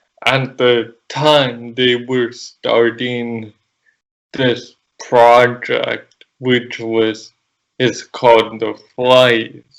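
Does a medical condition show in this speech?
Yes: cerebral palsy.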